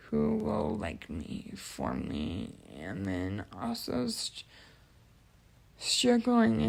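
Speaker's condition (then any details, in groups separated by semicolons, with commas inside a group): Cerebral palsy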